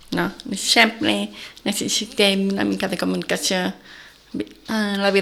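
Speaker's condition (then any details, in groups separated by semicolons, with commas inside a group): Deafness from birth, congenital; communicates by lip reading since always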